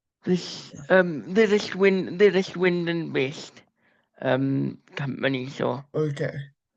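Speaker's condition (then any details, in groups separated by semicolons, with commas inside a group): Cerebral palsy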